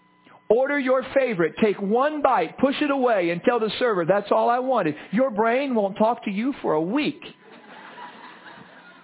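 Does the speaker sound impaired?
No.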